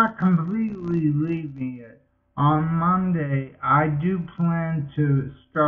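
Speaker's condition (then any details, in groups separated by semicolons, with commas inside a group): Multiple sclerosis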